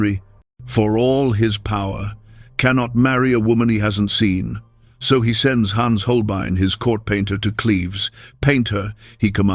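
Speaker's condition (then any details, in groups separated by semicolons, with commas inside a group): No condition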